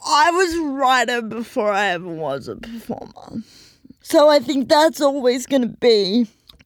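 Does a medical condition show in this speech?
Yes: cerebral palsy; neuromuscular, full-time wheelchair user, no walking, 7-year-old powered chair, types slowly with two pointer fingers.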